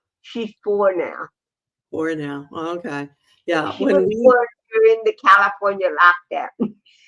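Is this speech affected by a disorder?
Yes: cerebral palsy, athetoid and ataxic.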